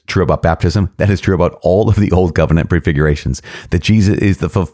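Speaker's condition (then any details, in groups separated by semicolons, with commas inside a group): No condition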